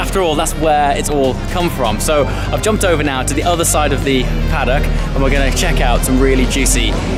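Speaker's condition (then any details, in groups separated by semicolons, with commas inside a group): No condition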